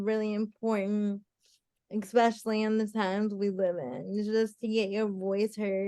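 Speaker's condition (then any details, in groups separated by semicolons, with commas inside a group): Cerebral palsy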